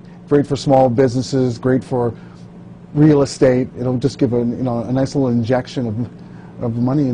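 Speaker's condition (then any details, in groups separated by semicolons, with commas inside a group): No condition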